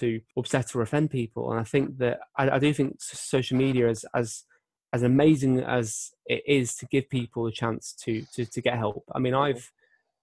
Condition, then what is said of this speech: Stuttering. But as a child, I had a stammer, which I kind of still have.